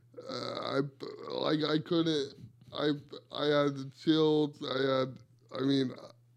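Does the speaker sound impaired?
Yes: cerebral palsy; wheelchair user.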